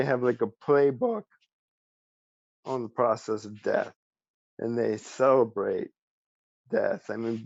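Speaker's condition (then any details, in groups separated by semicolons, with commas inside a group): ALS; speech still preserved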